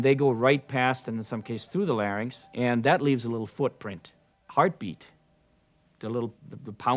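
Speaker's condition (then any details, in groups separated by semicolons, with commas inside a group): No condition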